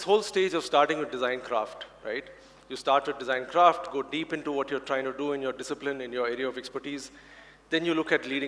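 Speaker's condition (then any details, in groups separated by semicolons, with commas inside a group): No condition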